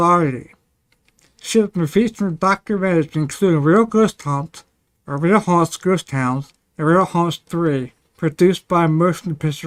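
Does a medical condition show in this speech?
Yes: ataxia; may slur speech, may sound drunk.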